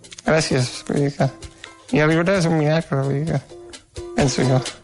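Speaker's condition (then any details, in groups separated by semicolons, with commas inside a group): Duchenne muscular dystrophy; postural pain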